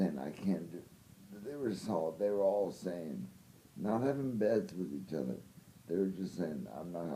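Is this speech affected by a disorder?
Yes: brain injury; car accident.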